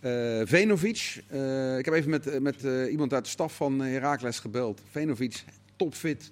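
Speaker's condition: No condition

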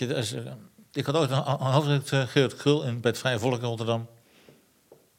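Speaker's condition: Parkinson's disease; speaks with difficulty

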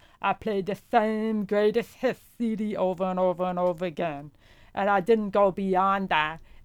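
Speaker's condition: Profound deafness; hears music, voices, horn, piano, guitar, headphones too quiet, feedback over hearing aids

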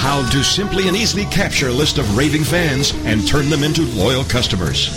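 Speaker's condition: No condition

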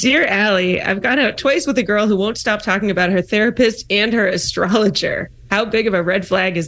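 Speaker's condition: No condition

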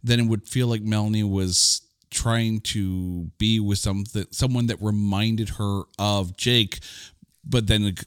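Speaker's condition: No condition

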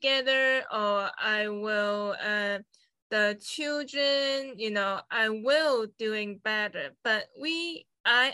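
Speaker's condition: Aphasia; with coma mentioned

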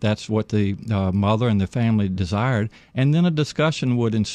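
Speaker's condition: No condition

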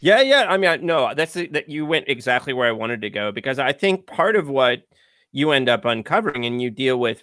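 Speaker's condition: No condition

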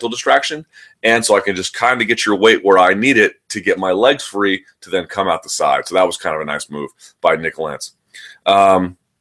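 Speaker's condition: No condition

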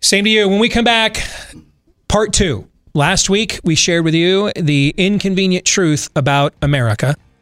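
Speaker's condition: No condition

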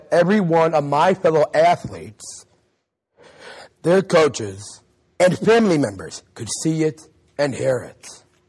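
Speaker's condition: Down syndrome; learning disability

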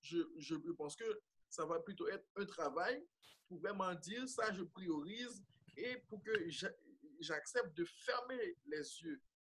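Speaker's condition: Stuttering; father also stuttered, realized own stutter gradually over time, remarks about elocution from others; stuttering during interview; whole-word repetitions, comme, stuttered moments left uncut in videos; repeated sounds, repeated words, prolonged sounds

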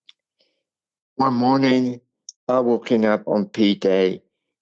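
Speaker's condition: Cerebral palsy; second-hand manual wheelchair from friend

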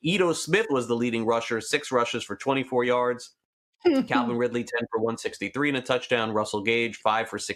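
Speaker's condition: No condition

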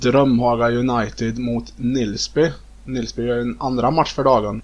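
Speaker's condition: No condition

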